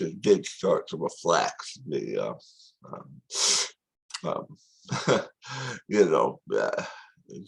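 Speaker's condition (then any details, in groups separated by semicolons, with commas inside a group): Tongue cancer surgery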